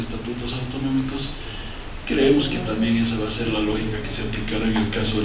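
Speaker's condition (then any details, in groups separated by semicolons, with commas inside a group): No condition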